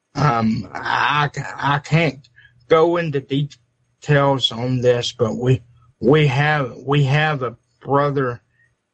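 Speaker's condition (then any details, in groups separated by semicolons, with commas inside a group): Cerebral palsy; uses electric wheelchair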